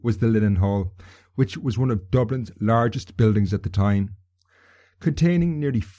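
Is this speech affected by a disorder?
No.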